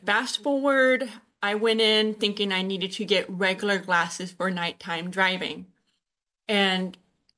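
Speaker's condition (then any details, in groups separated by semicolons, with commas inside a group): Usher syndrome, born deaf; Usher syndrome type 2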